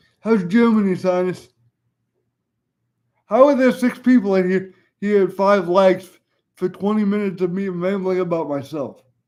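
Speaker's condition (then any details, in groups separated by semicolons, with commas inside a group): Cerebral palsy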